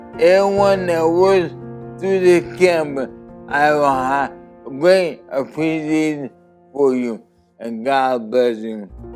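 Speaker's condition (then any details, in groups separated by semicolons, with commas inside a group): ALS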